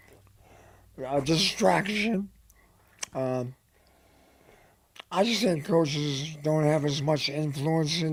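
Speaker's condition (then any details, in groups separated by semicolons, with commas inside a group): Head and neck cancer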